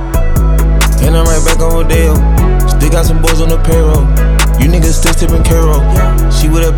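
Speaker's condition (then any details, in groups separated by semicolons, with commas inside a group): No condition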